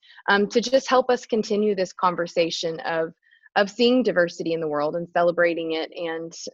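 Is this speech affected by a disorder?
No.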